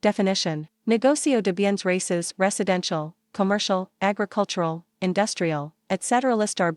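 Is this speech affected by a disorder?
No.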